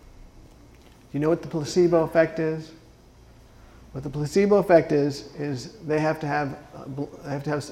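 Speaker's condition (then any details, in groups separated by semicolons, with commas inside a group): Parkinson's disease; says some words are hard or tough to say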